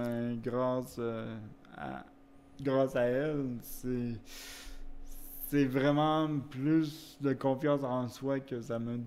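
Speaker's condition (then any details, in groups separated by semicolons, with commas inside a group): Cerebral palsy; wheelchair use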